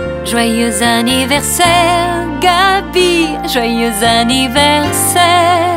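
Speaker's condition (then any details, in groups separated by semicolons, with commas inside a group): No condition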